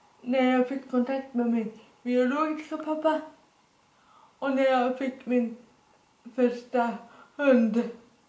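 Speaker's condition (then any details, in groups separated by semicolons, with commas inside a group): Dyskinetic cerebral palsy; dyskinetic form, severe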